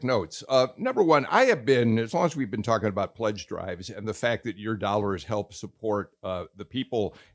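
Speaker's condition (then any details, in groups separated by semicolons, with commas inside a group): No condition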